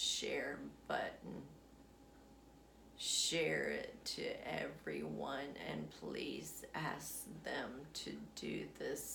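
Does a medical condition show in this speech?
Yes: essential tremor; affects legs as well.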